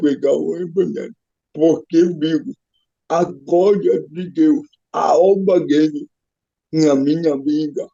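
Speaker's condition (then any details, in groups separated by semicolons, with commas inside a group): Cerebral palsy; physical disability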